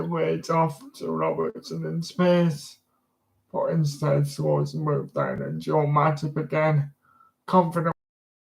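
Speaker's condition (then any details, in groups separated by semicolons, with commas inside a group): Disability affecting speech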